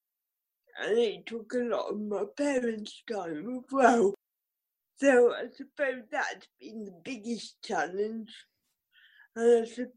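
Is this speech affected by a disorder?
Yes: cerebral palsy; riding as physio from age 2, occupational therapy, could not jump.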